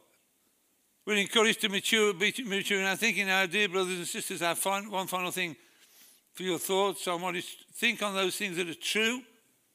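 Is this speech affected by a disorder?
Yes: Parkinson's disease; Parkinson's with arthritis.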